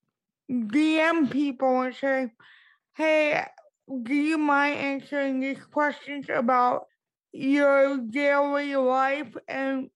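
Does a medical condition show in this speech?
Yes: cerebral palsy; speaks concisely and quickly to hold listeners' attention.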